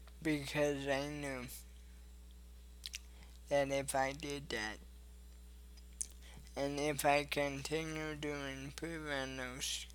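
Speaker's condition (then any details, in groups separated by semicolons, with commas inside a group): Cerebral palsy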